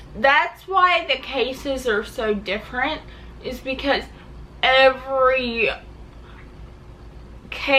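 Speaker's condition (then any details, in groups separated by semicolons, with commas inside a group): Cerebral palsy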